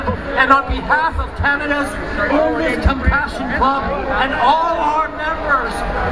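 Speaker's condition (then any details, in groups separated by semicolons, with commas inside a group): No condition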